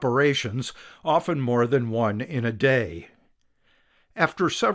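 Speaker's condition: No condition

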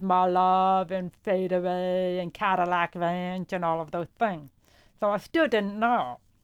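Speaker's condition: Profound deafness; hears music, voices, horn, piano, guitar, headphones too quiet, feedback over hearing aids

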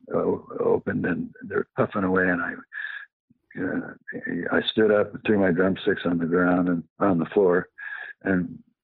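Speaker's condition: Parkinson's; past cancer

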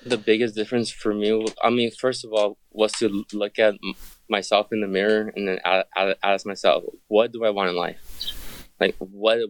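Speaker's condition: Stuttering; onset at a young age, always a problem growing up; still stutters; repeated sounds, blocks

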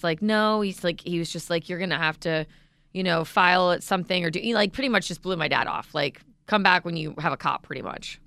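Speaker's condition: No condition

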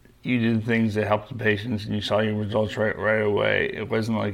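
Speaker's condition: Young onset Parkinson's disease; onset age 38, LRRK2 hereditary form, right hand weakness first, medication 5 years with wearing off, freezing; deep brain stimulator in place, daily exercise, no cognitive problems while working

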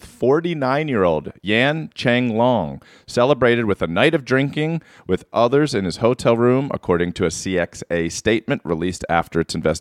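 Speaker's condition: No condition

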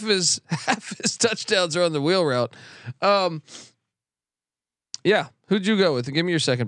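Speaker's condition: No condition

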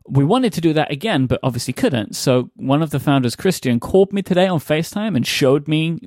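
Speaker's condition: No condition

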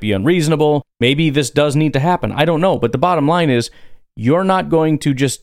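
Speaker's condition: No condition

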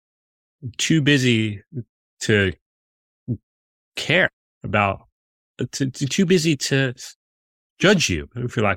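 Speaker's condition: Stutter; still stutters as adult; stutters visibly and audibly; repeated sounds, blocks

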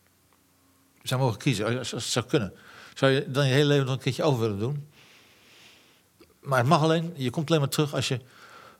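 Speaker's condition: Parkinson's disease; unsteady

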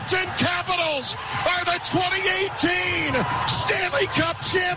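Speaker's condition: No condition

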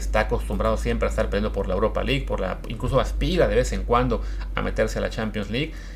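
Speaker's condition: No condition

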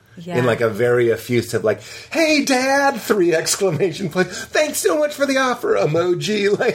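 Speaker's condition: No condition

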